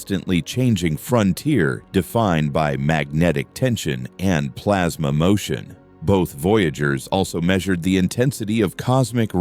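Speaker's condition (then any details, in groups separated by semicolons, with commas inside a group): No condition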